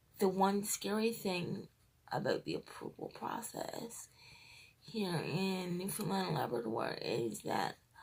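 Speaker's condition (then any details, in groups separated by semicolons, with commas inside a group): Cerebral palsy, triplegia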